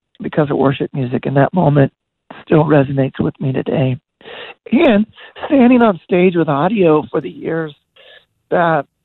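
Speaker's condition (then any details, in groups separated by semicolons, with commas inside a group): Voice disorder; progressive voice disorder, debilitating disease diagnosed, first voice loss 1995 at youth pastors conference, worsened from 2002; 1995 voice dropped out, couldn't sing or talk, later lost range, control and power, raspy, broken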